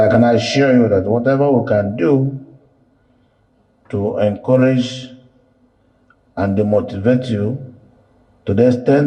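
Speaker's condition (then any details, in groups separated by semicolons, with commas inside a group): No condition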